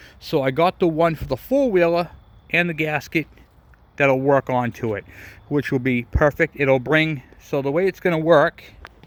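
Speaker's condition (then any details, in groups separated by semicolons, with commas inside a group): No condition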